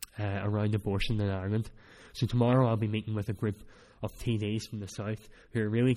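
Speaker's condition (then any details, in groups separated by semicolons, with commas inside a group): Cleft palate; speech not that clear at times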